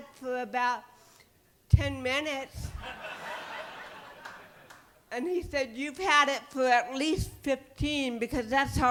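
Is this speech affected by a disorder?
Yes: cerebral palsy; titanium neck.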